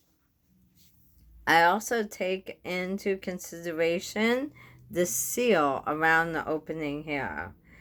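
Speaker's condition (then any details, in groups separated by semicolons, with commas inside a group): Bulbar onset ALS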